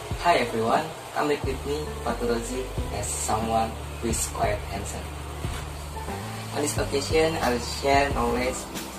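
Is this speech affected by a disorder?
No.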